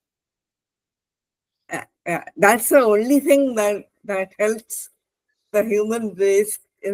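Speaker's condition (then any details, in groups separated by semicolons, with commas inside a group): Cerebral palsy; spastic left hand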